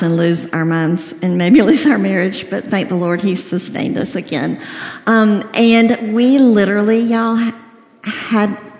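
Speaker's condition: Cleft lip and palate, severe

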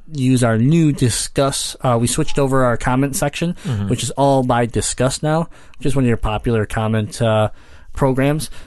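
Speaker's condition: Cleft palate; congenital

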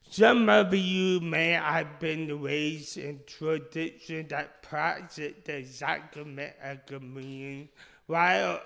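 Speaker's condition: Speech impediment; initially misdiagnosed

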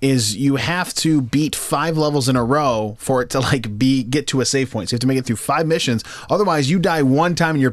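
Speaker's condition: No condition

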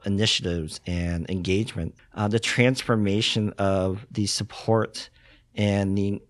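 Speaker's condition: Cleft lip and palate; congenital

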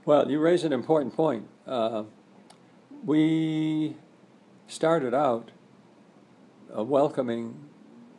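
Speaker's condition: Parkinson's disease; earlier breathing trouble during sleep

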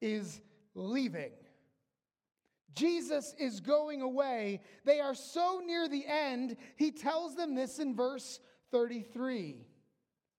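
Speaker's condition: No condition

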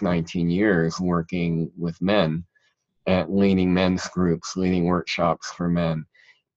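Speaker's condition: Cleft palate; present since childhood

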